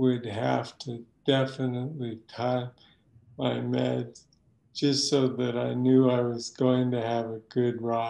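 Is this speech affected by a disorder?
Yes: Parkinson's disease.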